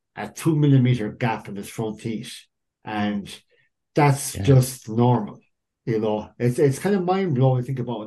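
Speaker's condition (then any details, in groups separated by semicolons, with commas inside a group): Cleft lip and palate; undergoing orthodontic treatment for aesthetics, jaw surgery coming up shortly, rhinoplasty likely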